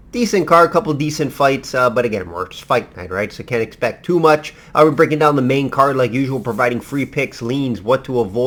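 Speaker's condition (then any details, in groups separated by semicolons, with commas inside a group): No condition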